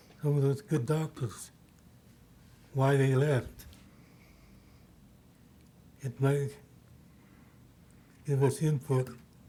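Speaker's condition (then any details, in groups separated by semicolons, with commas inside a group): Parkinson's disease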